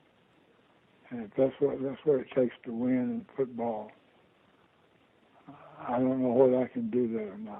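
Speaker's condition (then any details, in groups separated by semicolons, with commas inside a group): Parkinson's disease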